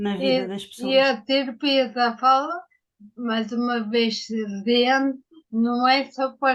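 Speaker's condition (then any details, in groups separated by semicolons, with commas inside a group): Ataxia; ataxia after brain injury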